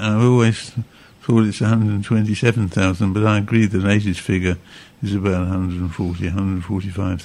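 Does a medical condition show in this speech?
Yes: Parkinson's; Parkinson's diagnosed at age 78, tremor, joint stiffness, progressive; 7 years since diagnosis, nearly 85, Madopar three times daily, Mirapexin, worsening yearly.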